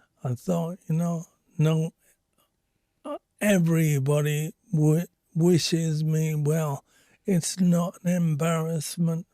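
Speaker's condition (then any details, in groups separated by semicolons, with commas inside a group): Speech apraxia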